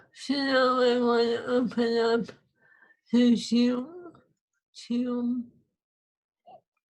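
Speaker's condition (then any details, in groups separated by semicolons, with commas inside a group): ALS; swallowing lost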